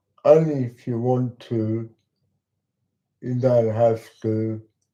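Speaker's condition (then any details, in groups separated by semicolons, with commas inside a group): Cerebral palsy; talks slowly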